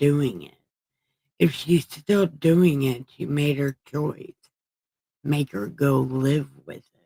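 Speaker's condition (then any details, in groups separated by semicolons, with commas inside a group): Brain injury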